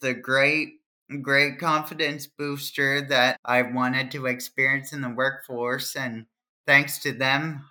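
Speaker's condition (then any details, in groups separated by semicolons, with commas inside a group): Cerebral palsy; brain injury from oxygen loss at fast birth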